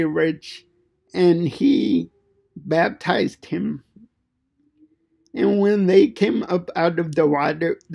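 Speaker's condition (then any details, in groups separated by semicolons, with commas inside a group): Cerebral palsy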